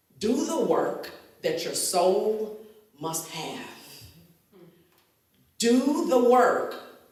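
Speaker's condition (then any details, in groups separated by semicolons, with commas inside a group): No condition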